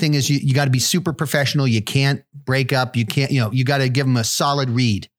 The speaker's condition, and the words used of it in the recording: No condition.